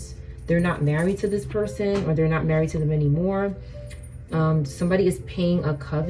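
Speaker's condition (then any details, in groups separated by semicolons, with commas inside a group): No condition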